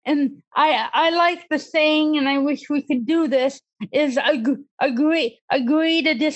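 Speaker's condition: Cerebral palsy; disability since childhood

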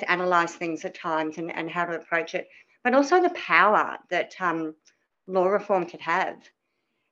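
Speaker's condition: Cleft palate; lots of childhood speech therapy

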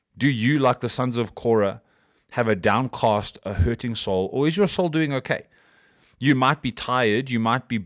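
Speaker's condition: No condition

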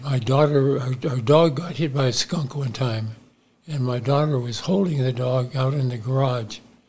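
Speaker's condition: Parkinson's disease; regular exercise including boxing

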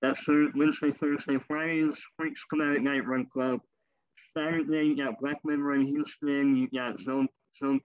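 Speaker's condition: Cleft lip and palate; former wheelchair user

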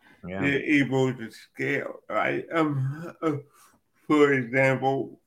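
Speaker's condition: Cerebral palsy; from birth

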